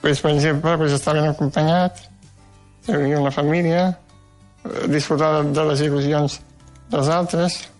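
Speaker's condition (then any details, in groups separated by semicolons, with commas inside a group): Duchenne muscular dystrophy; degenerative incurable form, progressive loss of strength, wheelchair user, age 25, lost ability to write; housebound, no longer able to eat, moves only head and legs slightly, postural pain; dictates instead of writing, colds or bronchitis cause suffocation crises treated with morphine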